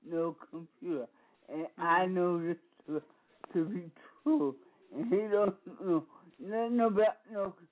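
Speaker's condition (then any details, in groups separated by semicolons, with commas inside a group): Speech impediment; disability; voice affected by disability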